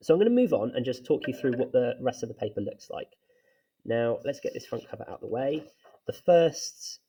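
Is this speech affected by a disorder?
No.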